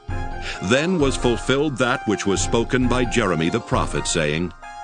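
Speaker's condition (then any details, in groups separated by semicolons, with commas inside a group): No condition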